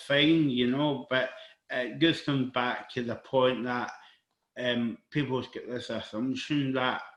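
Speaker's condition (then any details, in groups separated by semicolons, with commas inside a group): Cerebral palsy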